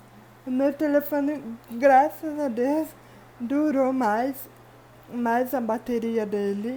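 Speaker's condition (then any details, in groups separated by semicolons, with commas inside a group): Cerebral palsy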